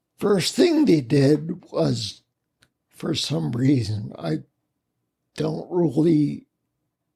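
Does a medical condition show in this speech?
Yes: spinocerebellar ataxia.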